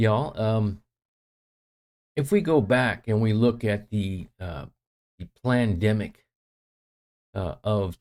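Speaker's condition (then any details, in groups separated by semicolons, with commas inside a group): No condition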